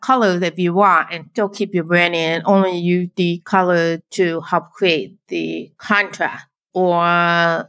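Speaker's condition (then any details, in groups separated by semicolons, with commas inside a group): Deafblind, born deaf; narrowed visual field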